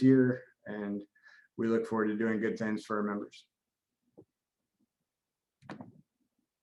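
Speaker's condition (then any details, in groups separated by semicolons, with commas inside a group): No condition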